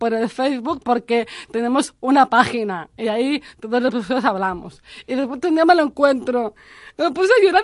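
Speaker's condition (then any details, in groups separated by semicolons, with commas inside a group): Down syndrome; intellectual disability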